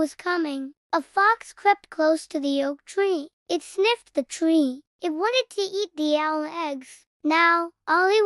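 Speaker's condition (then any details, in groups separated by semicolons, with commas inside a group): No condition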